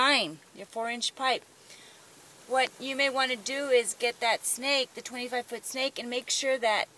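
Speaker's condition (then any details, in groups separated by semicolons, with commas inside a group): No condition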